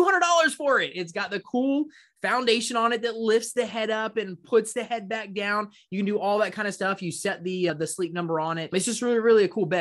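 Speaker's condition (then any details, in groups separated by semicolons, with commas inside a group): No condition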